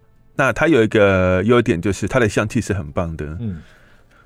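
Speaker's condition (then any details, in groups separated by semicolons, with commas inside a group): Hearing impairment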